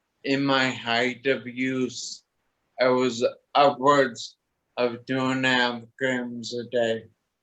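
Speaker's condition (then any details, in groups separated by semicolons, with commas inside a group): Toxic leukoencephalopathy, locked-in syndrome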